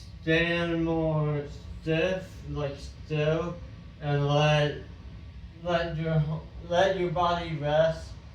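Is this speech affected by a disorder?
Yes: tongue cancer surgery.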